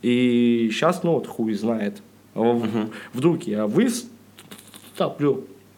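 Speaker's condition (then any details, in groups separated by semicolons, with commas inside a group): Stuttering, mild; persistent stutter, unable to get rid of it; stand-up comic, opens sets with jokes warning about stutter; slight stutter, sound and part-word repetitions, blocks, fillers, self-interruptions; blocks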